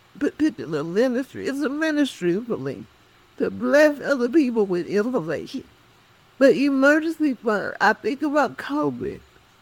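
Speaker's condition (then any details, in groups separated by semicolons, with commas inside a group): Cerebral palsy; employers reluctant to hire because of speech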